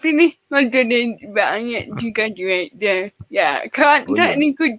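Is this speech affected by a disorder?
Yes: cerebral palsy; part-time wheelchair user; speech affected by cerebral palsy.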